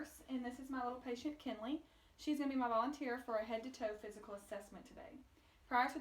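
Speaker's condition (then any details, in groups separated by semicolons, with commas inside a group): No condition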